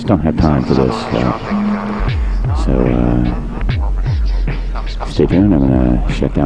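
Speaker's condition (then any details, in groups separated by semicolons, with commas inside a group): No condition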